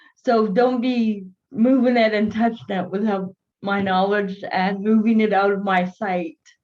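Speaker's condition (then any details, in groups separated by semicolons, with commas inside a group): Cerebral palsy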